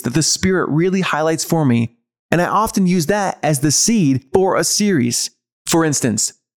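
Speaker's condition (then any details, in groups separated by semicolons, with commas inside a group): No condition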